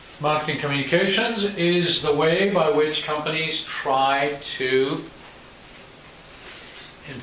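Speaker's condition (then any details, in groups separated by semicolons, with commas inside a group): No condition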